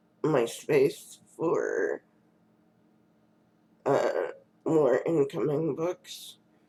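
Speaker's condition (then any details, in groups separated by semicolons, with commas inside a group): Cerebral palsy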